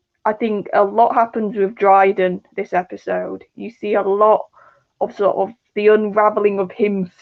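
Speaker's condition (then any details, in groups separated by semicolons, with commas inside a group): No condition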